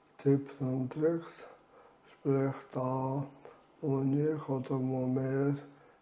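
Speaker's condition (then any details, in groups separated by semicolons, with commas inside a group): ALS; reduced air makes talking effortful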